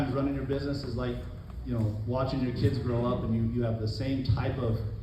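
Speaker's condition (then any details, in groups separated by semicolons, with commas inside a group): No condition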